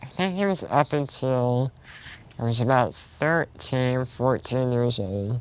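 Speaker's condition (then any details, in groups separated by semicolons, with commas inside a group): Spinal muscular atrophy type two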